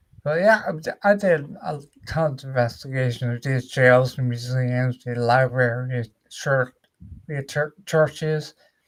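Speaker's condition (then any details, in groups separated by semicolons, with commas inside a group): Ataxia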